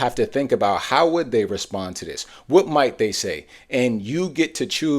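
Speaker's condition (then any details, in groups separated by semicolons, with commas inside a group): No condition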